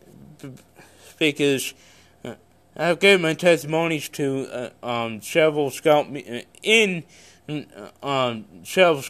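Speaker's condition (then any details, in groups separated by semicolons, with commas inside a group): Cerebral palsy; congenital, no known medical cause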